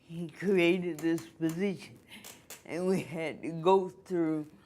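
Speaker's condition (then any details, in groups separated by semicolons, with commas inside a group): Cerebral palsy; from birth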